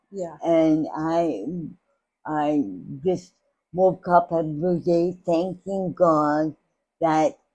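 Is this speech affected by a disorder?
Yes: cerebral palsy; speech impairment.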